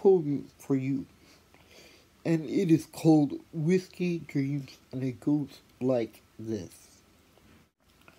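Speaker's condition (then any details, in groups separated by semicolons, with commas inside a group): Cerebral palsy; quadriplegic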